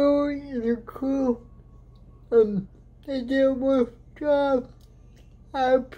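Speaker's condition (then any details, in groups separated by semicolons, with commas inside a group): Cerebral palsy; speech affected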